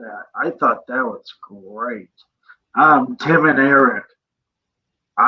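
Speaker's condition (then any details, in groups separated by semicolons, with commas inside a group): Cerebral palsy; present from birth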